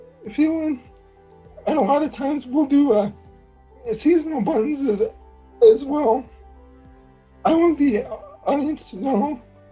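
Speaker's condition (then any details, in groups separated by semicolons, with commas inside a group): Cerebral palsy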